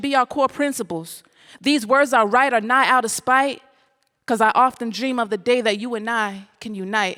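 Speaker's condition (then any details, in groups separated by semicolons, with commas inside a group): No condition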